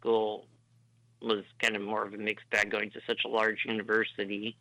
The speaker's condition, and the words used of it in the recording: Muscular dystrophy. And you may hear the ventilator I use currently that I use to breathe.